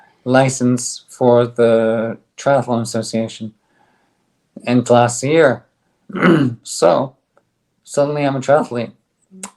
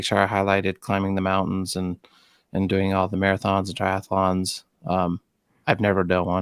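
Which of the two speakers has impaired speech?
The first: ALS; taking a drug; on drug, stronger bite, speaks better.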